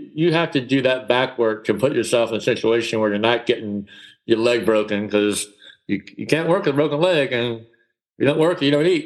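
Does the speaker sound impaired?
Yes: cleft palate; congenital cleft palate.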